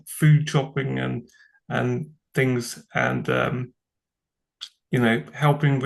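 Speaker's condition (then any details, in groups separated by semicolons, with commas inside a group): Cerebral palsy; from birth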